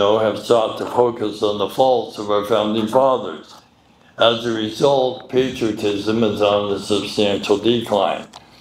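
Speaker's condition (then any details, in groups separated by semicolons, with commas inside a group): Medical condition affecting speech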